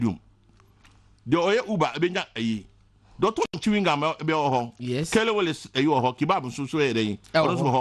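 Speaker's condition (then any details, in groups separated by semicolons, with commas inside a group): No condition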